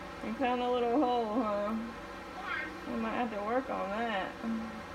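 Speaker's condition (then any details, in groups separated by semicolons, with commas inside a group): No condition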